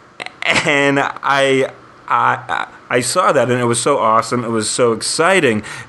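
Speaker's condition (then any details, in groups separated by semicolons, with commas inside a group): Stuttering; history of avoidance patterns; tries not to avoid stuttering most of the time, sometimes on verge of avoiding; prolonged sounds, blocks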